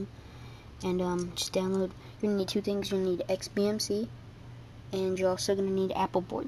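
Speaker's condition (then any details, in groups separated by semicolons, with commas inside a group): No condition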